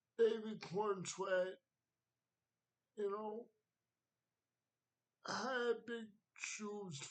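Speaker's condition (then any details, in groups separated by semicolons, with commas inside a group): Cerebral palsy; wheelchair, needs transfer help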